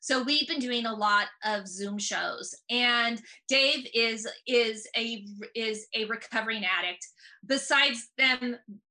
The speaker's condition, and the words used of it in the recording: Stuttering. And disability studies deeply impacts me in comedy, because I don't necessarily joke about my stutter, although sometimes it does just happen.